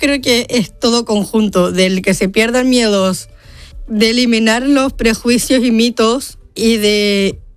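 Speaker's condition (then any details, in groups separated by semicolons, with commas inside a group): Down syndrome; diagnosed before birth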